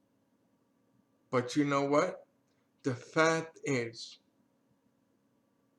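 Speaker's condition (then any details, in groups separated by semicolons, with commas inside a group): Cerebral palsy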